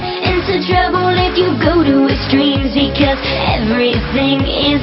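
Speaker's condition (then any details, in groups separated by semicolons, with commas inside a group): No condition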